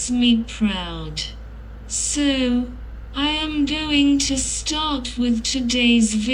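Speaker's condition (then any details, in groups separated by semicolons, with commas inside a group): Cerebral palsy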